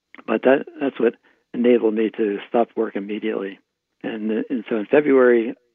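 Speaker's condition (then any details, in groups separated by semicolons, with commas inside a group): Parkinson's disease; right hand tremor at onset, slack face, practices smiling, suspected cause fertilizer fumes, Magic Marker xylene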